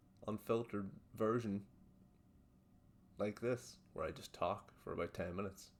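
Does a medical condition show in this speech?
No.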